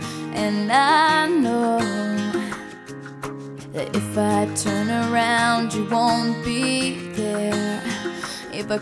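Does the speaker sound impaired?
No.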